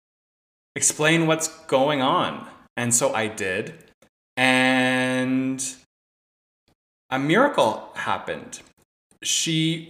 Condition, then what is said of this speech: Stuttering. I am a queer healer with a stutter, and I'm here to help you step into your power and to claim your radical self and to be your authentic self.